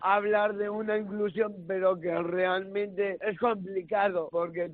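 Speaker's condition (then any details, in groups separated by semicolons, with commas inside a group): Cerebral palsy; cerebral palsy from birth, diagnosed years later after mri, early intervention from infancy, no intellectual disability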